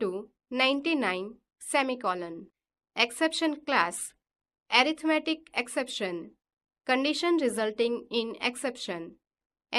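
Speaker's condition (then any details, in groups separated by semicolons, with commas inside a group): No condition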